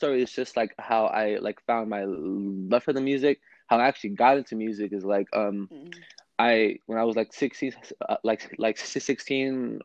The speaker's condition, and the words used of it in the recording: Stuttering. I think I told you that I have a, if you can't notice, I have a speech problem.